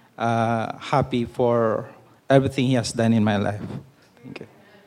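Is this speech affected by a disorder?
No.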